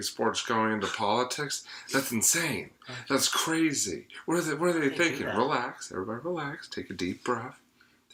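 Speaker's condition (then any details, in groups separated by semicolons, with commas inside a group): No condition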